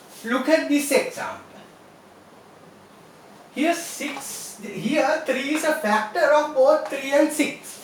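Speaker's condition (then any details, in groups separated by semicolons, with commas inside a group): No condition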